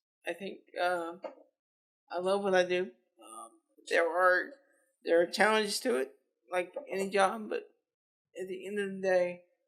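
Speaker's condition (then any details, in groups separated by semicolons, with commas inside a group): Cerebral palsy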